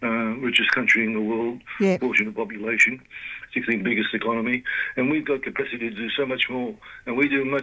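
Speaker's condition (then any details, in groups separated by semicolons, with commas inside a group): Parkinson's disease; diagnosed 2019, led to retirement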